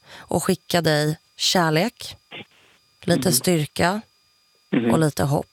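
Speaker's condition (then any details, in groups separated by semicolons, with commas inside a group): No condition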